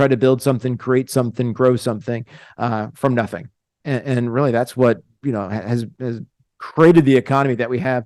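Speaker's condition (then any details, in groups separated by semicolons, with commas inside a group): No condition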